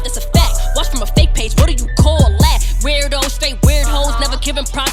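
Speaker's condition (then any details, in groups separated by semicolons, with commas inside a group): No condition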